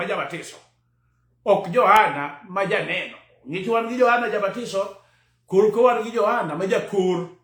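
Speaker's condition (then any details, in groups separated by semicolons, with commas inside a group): No condition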